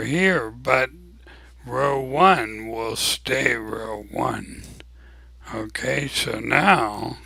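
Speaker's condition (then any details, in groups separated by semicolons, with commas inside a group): ALS; abnormally slow voice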